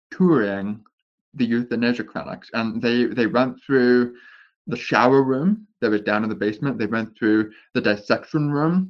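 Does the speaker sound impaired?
Yes: deafness with speech impediment, born deaf; some words difficult to say, must adjust tongue to speak properly.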